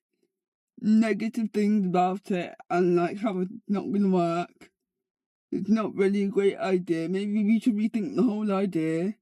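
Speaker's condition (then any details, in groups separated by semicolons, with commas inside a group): Cerebral palsy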